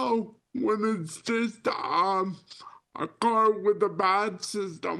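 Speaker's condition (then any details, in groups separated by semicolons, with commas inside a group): Spastic cerebral palsy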